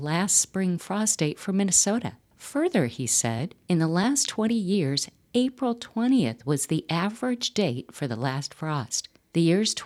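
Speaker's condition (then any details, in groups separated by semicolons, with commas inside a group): No condition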